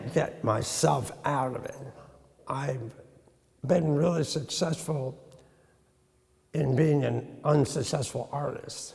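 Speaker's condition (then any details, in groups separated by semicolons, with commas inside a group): Tongue cancer; treated in the past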